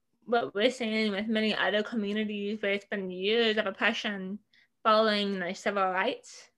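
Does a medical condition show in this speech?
Yes: hearing loss; trouble following speech when others turn away or approach from behind.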